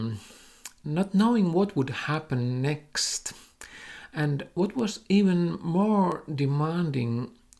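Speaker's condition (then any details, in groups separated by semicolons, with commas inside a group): No condition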